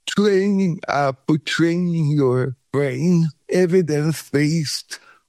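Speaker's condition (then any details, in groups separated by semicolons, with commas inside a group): Cerebral palsy; feet opposite of Charlie Chaplin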